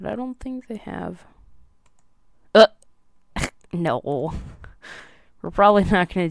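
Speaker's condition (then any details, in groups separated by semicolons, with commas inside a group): No condition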